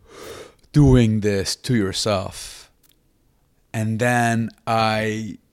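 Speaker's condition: Stutter; stutter since starting to speak, long severe and uncontrolled, earlier speech therapy in Lebanon ineffective; chest breathing technique from speech therapy program in England at 17, over a decade ago; still stutters, deep breath every few words, singing-like breathing, control needs constant work; prolonged sounds

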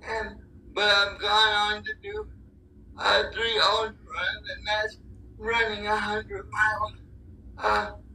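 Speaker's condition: Cerebral palsy; physically challenged

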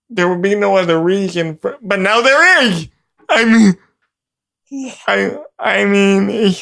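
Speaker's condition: Cerebral palsy; wheelchair user

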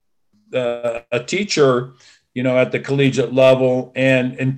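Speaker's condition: No condition

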